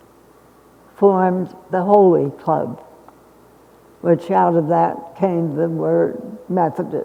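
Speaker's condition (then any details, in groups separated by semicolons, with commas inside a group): Essential tremor; more than half of life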